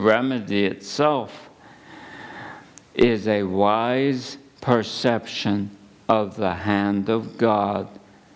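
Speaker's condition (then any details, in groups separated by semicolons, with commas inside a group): ALS; under neurologist care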